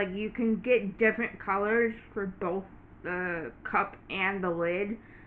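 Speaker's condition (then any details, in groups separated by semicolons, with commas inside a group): Cerebral palsy; impaired fine motor control, types with pointer fingers and thumb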